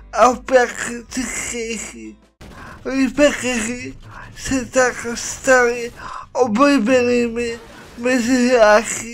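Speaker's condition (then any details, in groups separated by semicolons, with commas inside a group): Cerebral palsy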